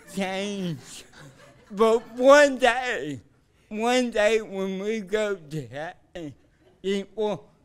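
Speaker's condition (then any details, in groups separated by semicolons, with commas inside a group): Cerebral palsy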